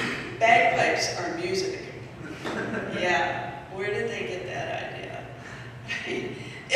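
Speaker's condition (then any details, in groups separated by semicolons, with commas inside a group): No condition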